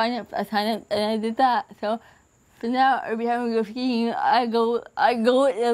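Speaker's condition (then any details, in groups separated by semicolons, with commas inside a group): Cerebral palsy; from birth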